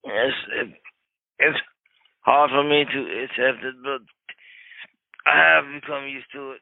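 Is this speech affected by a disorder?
Yes: cerebral palsy; wheelchair user.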